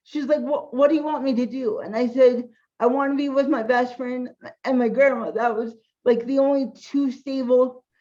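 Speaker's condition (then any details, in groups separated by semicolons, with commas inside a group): Cerebral palsy; incomplete quadriplegia from birth, cannot move or walk independently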